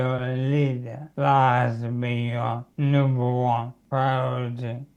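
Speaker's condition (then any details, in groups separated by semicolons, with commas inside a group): Motor neurone disease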